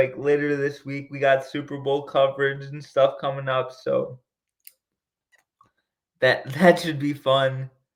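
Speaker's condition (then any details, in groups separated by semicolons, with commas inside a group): Cerebral palsy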